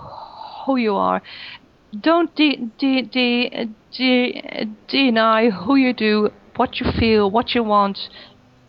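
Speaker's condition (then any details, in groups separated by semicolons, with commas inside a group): Stuttering; stutter with silent blocks, freezes, body movements and tics, major stuttering on oral presentations; stutters a lot in this recording, recording stress increases stutter; slow, clear, articulated speech, mostly fluent in English and Swedish, more stuttering in Dutch, German, French; repeated sounds, prolonged sounds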